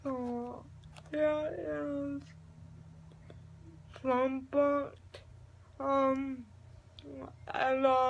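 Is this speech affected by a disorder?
Yes: cerebral palsy.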